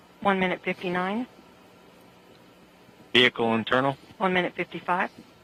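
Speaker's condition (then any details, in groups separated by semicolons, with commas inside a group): No condition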